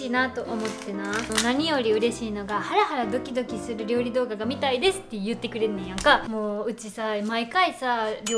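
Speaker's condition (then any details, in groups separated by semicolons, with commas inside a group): No condition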